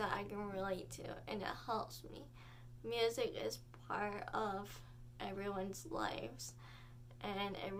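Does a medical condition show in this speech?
Yes: cerebral palsy.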